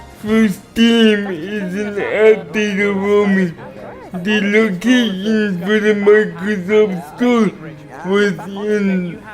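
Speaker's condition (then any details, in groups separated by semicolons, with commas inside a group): Cerebral palsy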